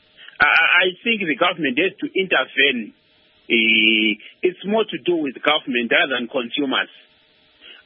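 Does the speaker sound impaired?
No.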